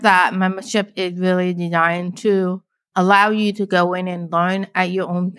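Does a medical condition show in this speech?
Yes: deafblind, born deaf; narrowed visual field; can speak, signing easier than speaking English in videos.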